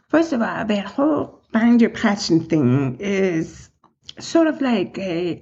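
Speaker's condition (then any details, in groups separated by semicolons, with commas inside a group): Profound deafness, acquired, profound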